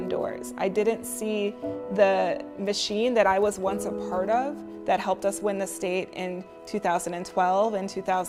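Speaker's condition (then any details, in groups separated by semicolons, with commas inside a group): No condition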